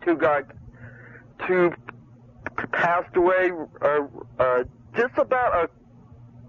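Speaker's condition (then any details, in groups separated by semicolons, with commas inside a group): Stuttering; little stuttering during this call; stutters less when angry or engaged in topic; repeated sounds, prolonged sounds, blocks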